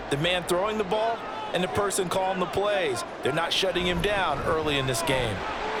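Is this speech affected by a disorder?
No.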